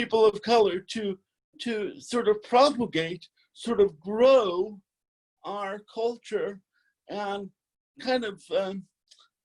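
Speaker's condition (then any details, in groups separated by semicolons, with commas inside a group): Cerebral palsy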